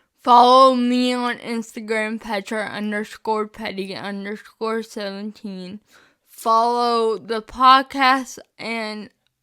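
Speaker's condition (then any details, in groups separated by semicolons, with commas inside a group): Spastic cerebral palsy, mixed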